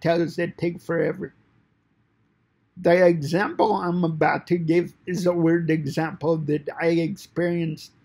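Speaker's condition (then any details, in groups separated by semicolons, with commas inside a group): Cerebral palsy; fine motor impairment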